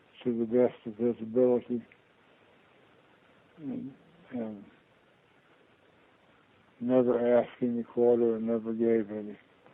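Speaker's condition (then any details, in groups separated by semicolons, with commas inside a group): Parkinson's disease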